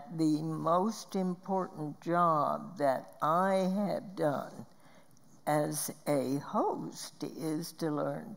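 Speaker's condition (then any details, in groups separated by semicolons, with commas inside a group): Spasmodic dysphonia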